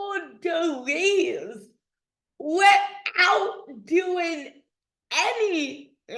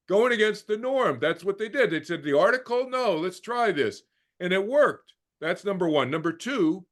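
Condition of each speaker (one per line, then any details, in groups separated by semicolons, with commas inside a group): Dystonia; affected walking; walking now near normal; voice emerged after therapy sessions, previously not talking
No condition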